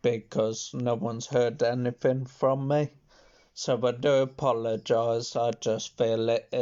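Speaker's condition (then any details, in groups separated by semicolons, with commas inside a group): Multiple sclerosis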